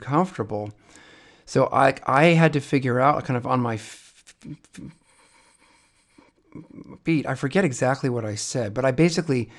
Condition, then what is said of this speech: Stuttering. It's not going to upset me. Like, I usually make a joke about it, and like I actually just do it deliberately to get its attention, and that always gets a laugh.